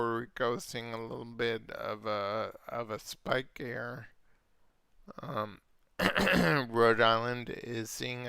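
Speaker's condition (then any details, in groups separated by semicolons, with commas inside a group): Multiple sclerosis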